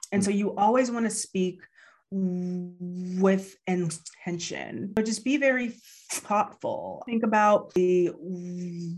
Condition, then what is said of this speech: Stuttering. And, you know, I get so concerned that people, you know, like just won't understand me.